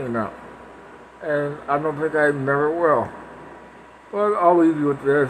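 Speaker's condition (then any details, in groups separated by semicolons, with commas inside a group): Parkinson's; speech impediment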